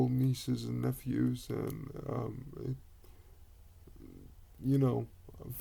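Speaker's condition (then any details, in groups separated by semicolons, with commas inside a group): Cerebral palsy; quadriplegic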